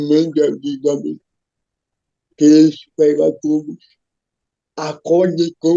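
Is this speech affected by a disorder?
Yes: cerebral palsy; physical disability.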